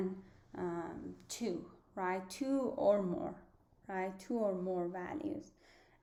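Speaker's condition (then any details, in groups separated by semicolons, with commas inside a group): No condition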